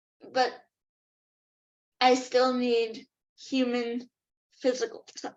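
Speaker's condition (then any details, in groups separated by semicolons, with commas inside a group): Cerebral palsy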